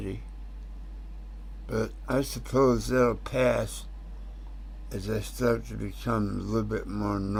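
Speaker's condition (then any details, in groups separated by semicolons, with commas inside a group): Tongue cancer; tongue tumor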